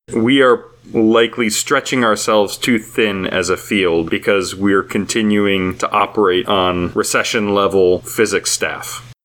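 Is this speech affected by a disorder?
No.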